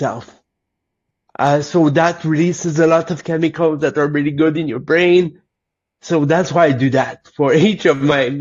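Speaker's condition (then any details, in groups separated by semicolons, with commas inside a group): Cerebral palsy; lifelong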